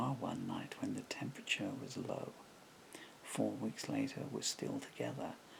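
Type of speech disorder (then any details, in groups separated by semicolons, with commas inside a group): Severe bulbar dysarthria; MND (progressive bulbar palsy)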